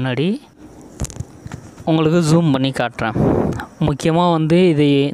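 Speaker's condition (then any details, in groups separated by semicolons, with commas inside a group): No condition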